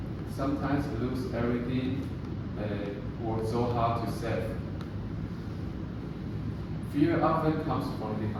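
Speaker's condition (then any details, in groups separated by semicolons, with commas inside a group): No condition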